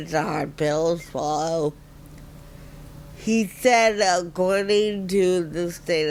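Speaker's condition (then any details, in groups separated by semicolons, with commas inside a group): Friedreich ataxia; some control of all limbs, lacks fine motor control; may restart disease drug at lower dose, occupational and physical therapy; speech tires with effort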